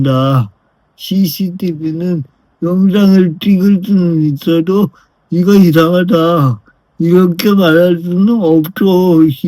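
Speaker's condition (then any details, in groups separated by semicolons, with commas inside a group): Brain lesion disability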